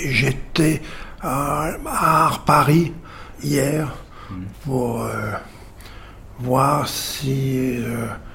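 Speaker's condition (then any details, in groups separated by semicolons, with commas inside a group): Stroke with aphasia; stroke at 49 at Mayan site in Yucatan, Mexico, after headaches, sudden collapse, unconscious; about 2 years 4 months after stroke, slow progress, song-based speech therapy with therapist Juliette; halting, needs time, repeats phrases after helper, understood well only by few people, worse with fear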